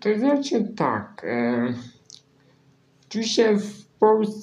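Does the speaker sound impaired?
Yes: spinal muscular atrophy; nervous system disease preventing muscle building, arm and leg muscle wasting; cannot use normal keyboard, uses phone touchscreen connected directly to computer, right-click via two keys.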